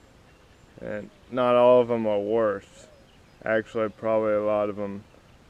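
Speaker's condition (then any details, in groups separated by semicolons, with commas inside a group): Cerebral palsy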